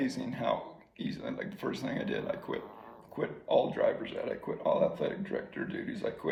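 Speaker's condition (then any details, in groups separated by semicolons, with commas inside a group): ALS; slowly progressing ALS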